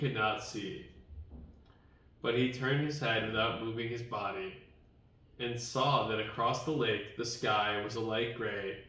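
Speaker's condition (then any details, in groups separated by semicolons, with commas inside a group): No condition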